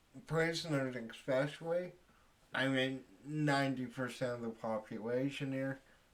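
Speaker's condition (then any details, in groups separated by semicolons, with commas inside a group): Cerebral palsy; speech affected by cerebral palsy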